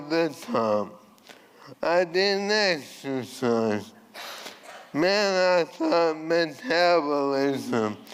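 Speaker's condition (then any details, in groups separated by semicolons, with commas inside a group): ALS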